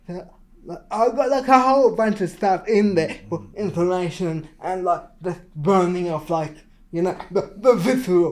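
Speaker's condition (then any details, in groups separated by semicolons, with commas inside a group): Cerebral palsy; from birth, affects fine motor, coordination, balance, spasms, cramps; speech delayed as teenager, later improved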